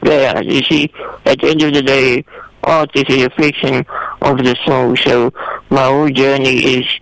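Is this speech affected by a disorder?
Yes: spinal muscular atrophy type 2.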